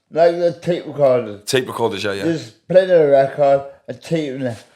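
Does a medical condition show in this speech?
Yes: medication-induced speech impediment.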